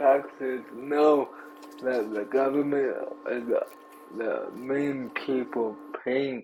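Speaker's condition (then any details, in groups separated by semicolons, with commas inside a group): Cerebral palsy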